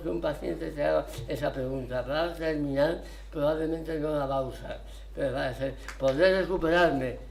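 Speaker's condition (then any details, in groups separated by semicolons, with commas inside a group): Tongue cancer, partial glossectomy; over 25 years since cancer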